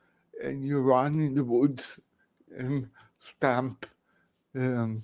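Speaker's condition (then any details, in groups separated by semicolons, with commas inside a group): Cerebral palsy; present from birth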